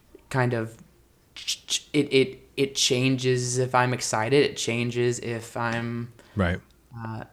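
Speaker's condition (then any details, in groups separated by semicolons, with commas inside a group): Stuttering; not caused by nervousness; pauses searching for a word; varies with excitement, worse when hurt, stuttered on tour stage, stuttered a lot in Grease audition; repeated words, prolonged sounds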